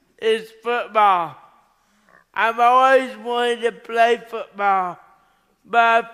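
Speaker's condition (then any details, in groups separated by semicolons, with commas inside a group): Cerebral palsy; uses left hand only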